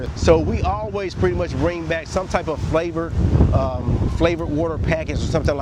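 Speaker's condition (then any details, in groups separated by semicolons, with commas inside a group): No condition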